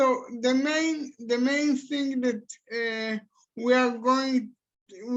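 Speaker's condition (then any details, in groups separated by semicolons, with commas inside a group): Cerebral palsy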